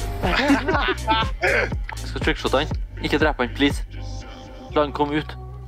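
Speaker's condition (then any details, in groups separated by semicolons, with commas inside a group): No condition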